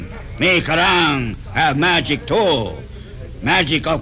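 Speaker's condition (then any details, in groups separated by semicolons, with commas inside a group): No condition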